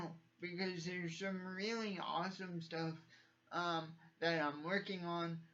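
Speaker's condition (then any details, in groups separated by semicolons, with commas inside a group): Cerebral palsy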